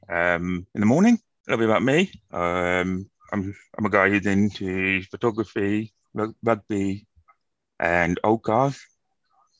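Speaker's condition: Profound deafness, acquired from meningitis

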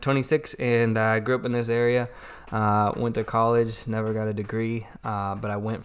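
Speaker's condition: No condition

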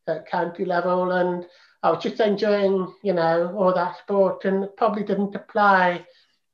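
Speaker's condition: Profound deafness; congenital, diagnosed at 2.5 years, no language before diagnosis, cochlear implant about 9 years ago; hears speech sounds better with implant, combines lip reading and listening, needs video, not phone; learned to speak via speech trainer, mimicking mother's sounds, hours daily, uses sign language socially

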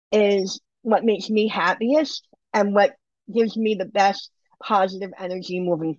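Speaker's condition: Bilateral cleft lip and palate; surgeries needed to function normally with eating, speaking, drinking

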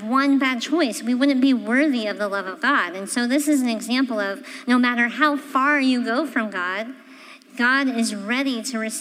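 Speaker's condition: Cleft palate; congenital

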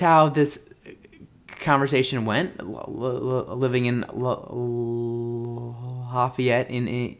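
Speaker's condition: Stuttering; no longer uses fluency techniques, stutters openly including in acting; fluent when singing, formerly word switching and circumlocution, hiding caused tension and struggle; prolonged sounds, blocks

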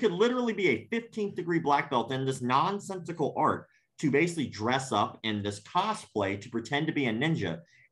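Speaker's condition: Cleft palate; scars on face

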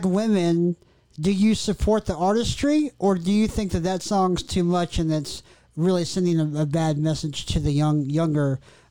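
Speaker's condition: Cleft lip and palate; congenital, lip scar, surgeries in childhood

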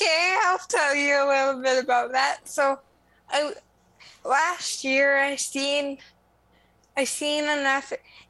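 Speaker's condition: Cerebral palsy; congenital spastic cerebral palsy, slowed brain-to-muscle signalling, uses walker and afos (ankle-foot orthoses) for walking; Crested Valley Therapeutic Riding Program, rides for therapy

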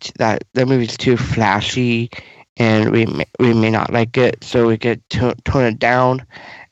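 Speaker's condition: Down syndrome

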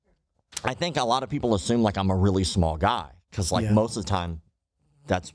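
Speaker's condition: Cleft lip and palate

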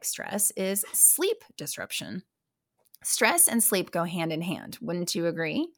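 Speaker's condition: No condition

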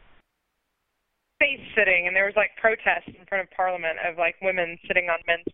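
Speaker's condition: No condition

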